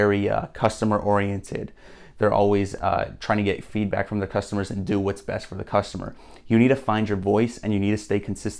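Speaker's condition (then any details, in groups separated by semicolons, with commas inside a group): No condition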